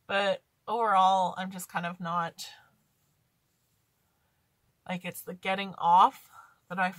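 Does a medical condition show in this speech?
No.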